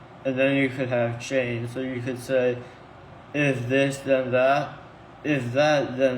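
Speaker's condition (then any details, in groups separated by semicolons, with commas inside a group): Tongue cancer surgery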